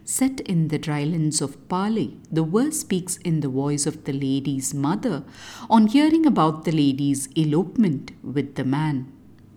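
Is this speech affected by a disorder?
No.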